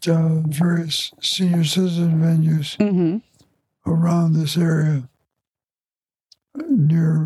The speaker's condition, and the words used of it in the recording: Parkinson's disease. And 2 minutes into a Parkinson's exam that I noticed that the ability to play and sing has gone away.